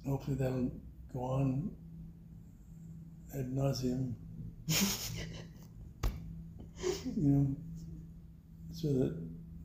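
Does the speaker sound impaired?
Yes: Parkinson's; voice weakened by Parkinson's, knee replaced after hardly walking, earlier taught from chair; teaches with lavalier microphone on belt, can move around a little; voice went with Parkinson's, can still whisper, formerly whisper carried and was heard.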